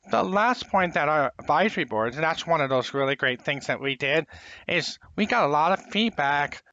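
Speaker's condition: Profound hearing loss, congenital

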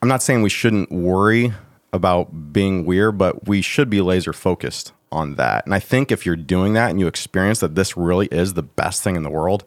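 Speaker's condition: No condition

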